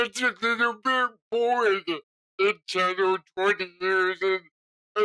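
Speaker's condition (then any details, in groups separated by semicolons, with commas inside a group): Cerebral palsy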